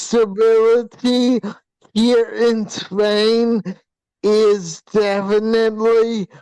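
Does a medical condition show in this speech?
Yes: hydrocephalus with shunt failure.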